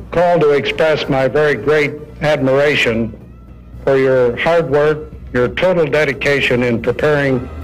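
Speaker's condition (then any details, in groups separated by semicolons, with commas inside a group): No condition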